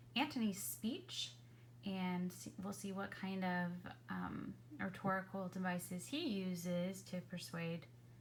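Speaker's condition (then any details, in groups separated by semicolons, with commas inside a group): No condition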